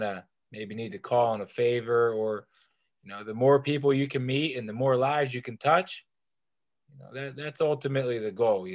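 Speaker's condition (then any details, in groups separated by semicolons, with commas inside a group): No condition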